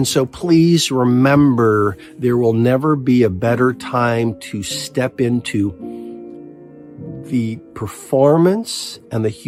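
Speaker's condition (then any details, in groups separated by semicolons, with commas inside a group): No condition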